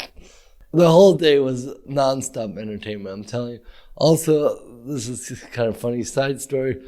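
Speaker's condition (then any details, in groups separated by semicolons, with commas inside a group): Cerebral palsy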